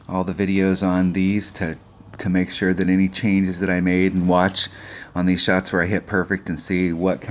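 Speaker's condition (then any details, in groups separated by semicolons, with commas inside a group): No condition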